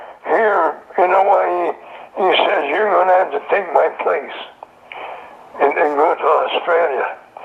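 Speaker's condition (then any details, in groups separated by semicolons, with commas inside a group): Throat cancer; survivor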